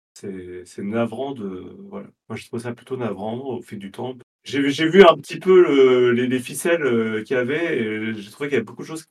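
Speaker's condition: No condition

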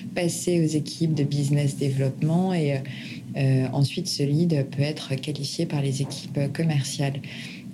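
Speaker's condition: No condition

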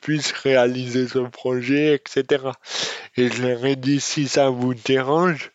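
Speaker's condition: Dystonia; congenital

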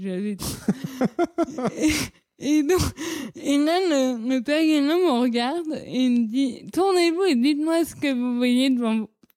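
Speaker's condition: Cerebral palsy; childhood speech

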